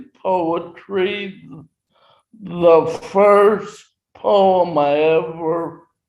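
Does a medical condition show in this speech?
Yes: traumatic brain injury.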